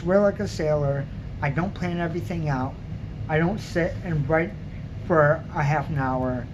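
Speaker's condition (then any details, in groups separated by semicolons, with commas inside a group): Cerebral palsy; mild; speech somewhat unclear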